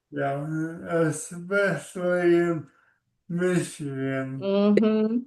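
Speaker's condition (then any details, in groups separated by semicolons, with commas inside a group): ALS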